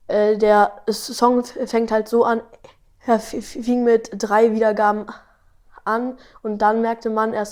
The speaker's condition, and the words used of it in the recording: Stuttering. Hier stotter ich gerade viel, aber in meinen Folgen so gut wie gar nicht, fast schon.